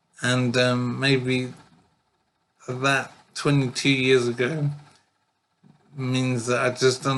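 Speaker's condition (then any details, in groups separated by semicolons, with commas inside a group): Brain injury; severe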